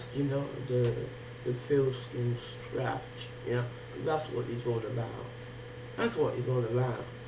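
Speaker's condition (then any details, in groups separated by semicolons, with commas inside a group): Facial palsy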